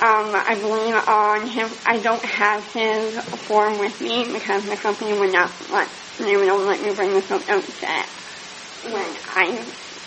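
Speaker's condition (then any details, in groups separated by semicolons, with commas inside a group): Speech impediment; may need to be asked to repeat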